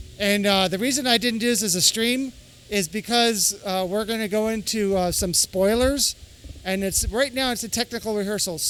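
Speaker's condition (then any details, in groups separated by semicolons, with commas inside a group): No condition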